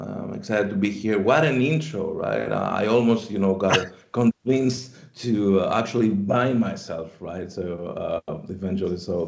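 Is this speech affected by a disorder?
No.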